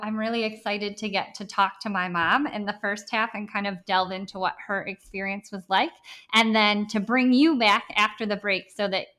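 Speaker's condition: Bilateral cleft lip and palate; congenital, born essentially without palate

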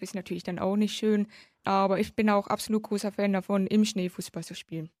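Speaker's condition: Hard of hearing since birth, congenital, cochlear implant, severe; left cochlear implant held by magnet, loss over 55 decibels, rain problematic, partial sign language

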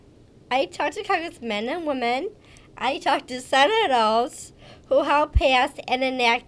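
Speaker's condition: Down syndrome; age 31

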